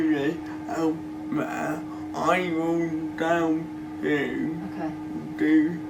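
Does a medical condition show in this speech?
Yes: cerebral palsy.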